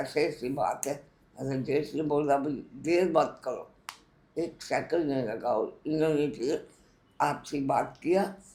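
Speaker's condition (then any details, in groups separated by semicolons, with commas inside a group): Tongue cancer surgery; part of tongue removed and reconstructed, bilateral neck dissection; two to three days post-surgery, some swelling; talks normally and understood, eating and drinking without tubes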